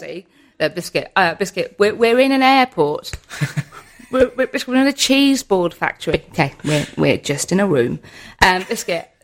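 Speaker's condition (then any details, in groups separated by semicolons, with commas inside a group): Tourette's syndrome; noticeable multiple motor and vocal tics, intensified early 20s, wheelchair user, strapped in during stage performances; tics ongoing throughout conversation, unchanged since using wheelchair, continue when alone; hedgehog, sausage, cats interrupting speech, worse with heightened emotion, fluctuates unpredictably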